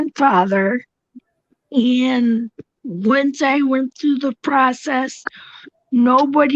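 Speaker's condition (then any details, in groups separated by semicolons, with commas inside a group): Cerebral palsy; tracheotomy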